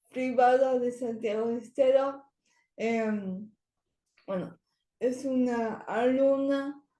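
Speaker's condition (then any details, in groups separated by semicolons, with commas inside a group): Cerebral palsy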